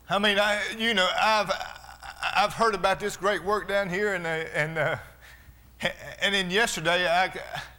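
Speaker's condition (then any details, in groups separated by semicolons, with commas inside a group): Stuttering; formerly severe, could not say three words; stutter still present and audible, milder than in past; formerly blocked, could not get words out, wife stayed near when talking; repeated sounds, repeated words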